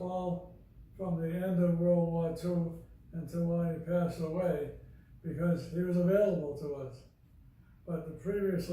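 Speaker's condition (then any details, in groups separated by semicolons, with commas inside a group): Parkinson's disease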